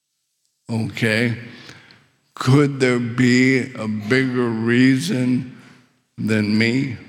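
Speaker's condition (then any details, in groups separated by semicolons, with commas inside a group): ALS; muscles falling apart throughout body, swallowing difficulty; struggles with swallowing, choked seriously on saliva, windpipe tightened, couldn't breathe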